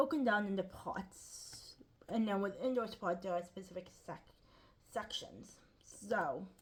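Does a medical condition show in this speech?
Yes: cerebral palsy.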